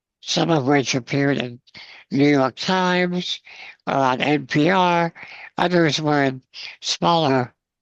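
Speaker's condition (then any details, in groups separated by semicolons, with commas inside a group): Spinal muscular atrophy, congenital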